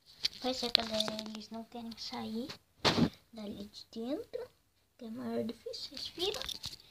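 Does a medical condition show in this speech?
No.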